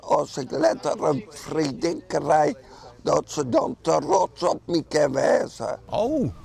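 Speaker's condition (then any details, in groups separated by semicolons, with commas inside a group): Acquired brain injury; serious accident at young age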